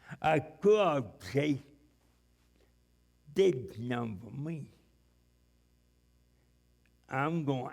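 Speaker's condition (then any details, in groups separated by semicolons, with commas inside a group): Cerebral palsy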